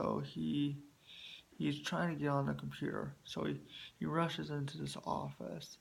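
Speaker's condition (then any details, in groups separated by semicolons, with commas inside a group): Spastic quadriplegic cerebral palsy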